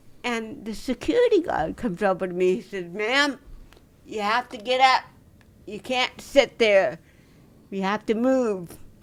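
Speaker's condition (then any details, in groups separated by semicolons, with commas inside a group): Dystonia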